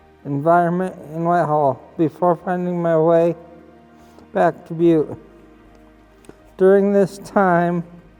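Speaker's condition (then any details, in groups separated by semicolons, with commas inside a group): Traumatic brain injury; hit by car on motorcycle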